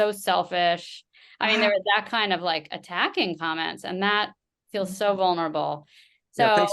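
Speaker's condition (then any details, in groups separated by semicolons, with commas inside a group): No condition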